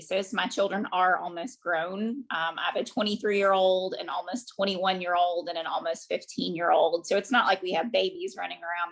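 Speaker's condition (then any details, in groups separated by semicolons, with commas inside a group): No condition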